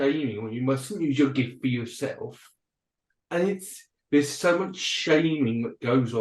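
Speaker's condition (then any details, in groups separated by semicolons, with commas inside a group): Cerebral palsy and dyspraxia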